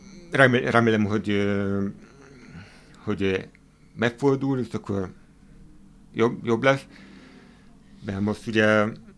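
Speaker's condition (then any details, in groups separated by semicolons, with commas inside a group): Hearing impairment; hard of hearing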